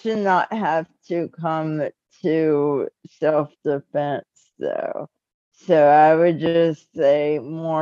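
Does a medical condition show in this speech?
Yes: cerebral palsy.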